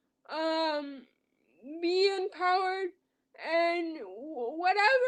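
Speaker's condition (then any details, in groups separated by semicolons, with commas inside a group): Quadriplegic cerebral palsy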